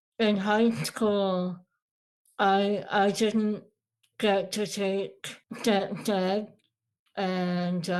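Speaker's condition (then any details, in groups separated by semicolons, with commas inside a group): Moebius syndrome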